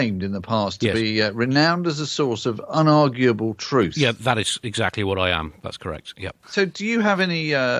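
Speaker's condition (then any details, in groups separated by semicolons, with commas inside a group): No condition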